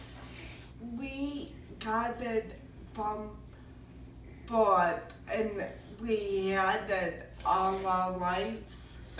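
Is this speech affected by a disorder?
Yes: cerebral palsy; cerebral palsy from birth.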